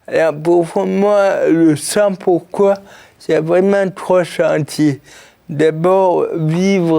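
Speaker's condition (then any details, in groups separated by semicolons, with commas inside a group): Cerebral palsy; since birth, birth injury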